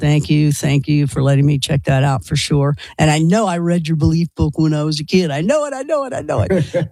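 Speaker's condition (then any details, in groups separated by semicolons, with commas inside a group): No condition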